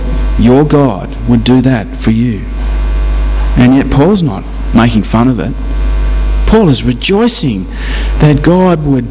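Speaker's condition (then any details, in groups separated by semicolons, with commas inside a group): No condition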